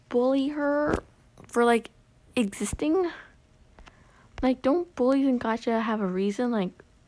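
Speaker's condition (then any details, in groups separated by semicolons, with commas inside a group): No condition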